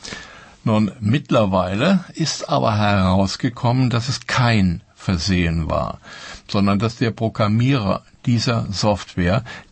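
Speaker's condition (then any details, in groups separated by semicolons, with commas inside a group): No condition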